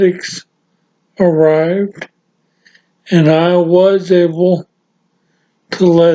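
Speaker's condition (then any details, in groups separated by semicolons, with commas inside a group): Severe traumatic brain injury; severe, ataxia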